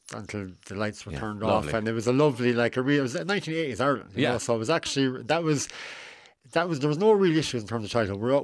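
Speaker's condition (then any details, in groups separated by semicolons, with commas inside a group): Cleft lip and palate; two or three surgeries in infancy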